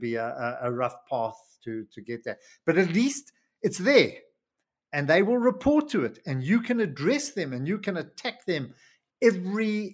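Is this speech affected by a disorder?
No.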